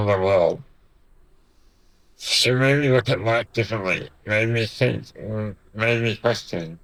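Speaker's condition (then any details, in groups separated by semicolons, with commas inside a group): Duchenne muscular dystrophy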